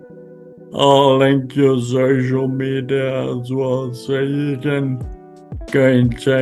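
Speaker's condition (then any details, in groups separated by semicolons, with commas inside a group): Friedreich's ataxia; spasticity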